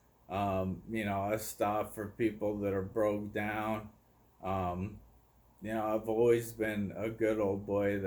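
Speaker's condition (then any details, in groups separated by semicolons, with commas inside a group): ALS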